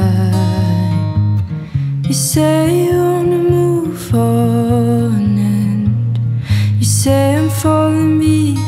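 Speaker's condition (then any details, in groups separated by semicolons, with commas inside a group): No condition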